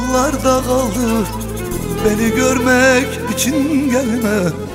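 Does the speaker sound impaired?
No.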